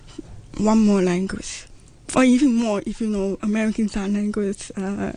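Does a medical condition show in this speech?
Yes: profound deafness, congenital profound hearing loss; profound hearing loss from premature birth at eight months, not genetic, diagnosed near age one; hearing aids worn lifelong, hears about 60 percent, lip-reads, uses sign language; speech therapy from age one, weekly speech training, daily training by mother.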